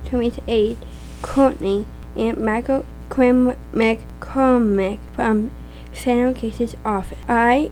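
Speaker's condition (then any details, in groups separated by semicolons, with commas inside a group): Down syndrome; extra chromosome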